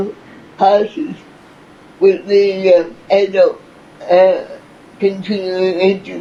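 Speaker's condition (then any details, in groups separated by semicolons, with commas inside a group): Cerebral palsy; from birth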